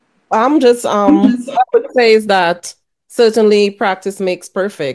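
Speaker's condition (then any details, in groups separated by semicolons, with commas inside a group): No condition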